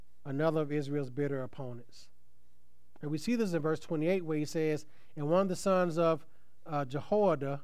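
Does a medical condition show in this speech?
No.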